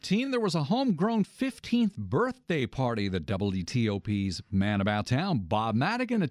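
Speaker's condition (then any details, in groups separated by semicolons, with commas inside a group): No condition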